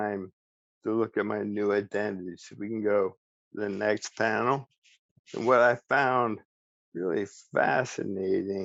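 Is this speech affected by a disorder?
Yes: ALS; about 1.5 years since diagnosis, slow progression; speech still preserved.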